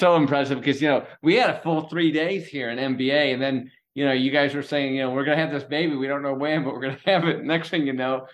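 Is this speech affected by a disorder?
No.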